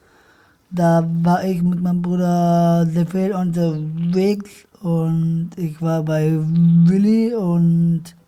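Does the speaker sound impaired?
Yes: Down syndrome; trisomy 21, present from birth, operated right after birth in Hannover, back corset worn earlier; adult, 26 years old.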